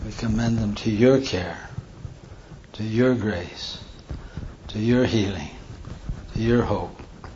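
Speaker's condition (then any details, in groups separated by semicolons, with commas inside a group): Parkinson's; hand tremor during talk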